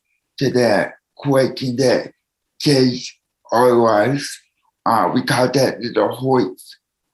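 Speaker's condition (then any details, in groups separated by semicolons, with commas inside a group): Cerebral palsy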